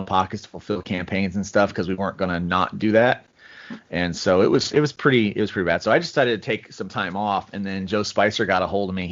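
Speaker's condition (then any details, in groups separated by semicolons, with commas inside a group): No condition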